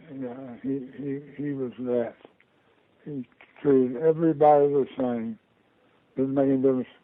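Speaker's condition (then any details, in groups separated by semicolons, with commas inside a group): Parkinson's disease; diagnosed about two years ago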